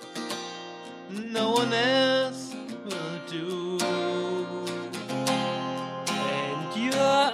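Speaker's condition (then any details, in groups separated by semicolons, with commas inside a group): No condition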